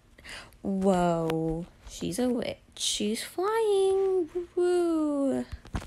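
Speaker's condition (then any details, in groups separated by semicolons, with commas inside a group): No condition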